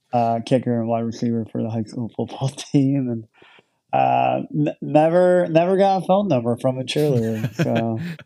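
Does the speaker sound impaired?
Yes: cleft lip and palate; born in Ukraine.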